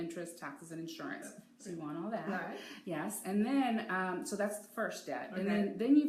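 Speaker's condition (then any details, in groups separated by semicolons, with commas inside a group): No condition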